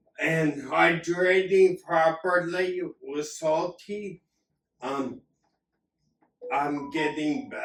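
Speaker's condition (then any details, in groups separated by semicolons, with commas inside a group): Acquired ataxia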